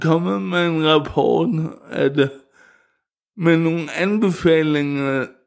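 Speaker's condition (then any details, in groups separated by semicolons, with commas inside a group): Cerebral palsy; wheelchair user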